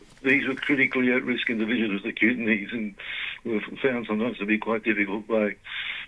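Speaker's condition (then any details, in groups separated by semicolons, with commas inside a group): Parkinson's disease; led to retirement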